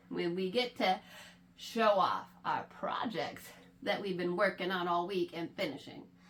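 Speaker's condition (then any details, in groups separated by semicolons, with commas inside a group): No condition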